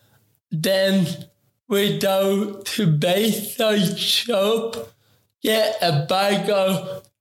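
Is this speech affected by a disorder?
Yes: ataxic cerebral palsy; talks word for word.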